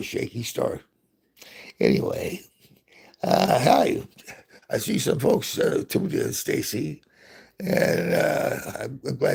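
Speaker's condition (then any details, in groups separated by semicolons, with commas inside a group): Parkinson's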